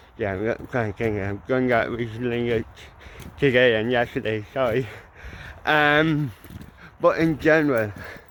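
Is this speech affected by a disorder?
Yes: cerebral palsy; mild, ataxic type.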